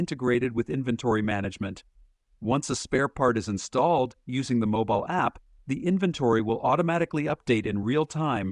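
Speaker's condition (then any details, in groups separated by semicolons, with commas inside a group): No condition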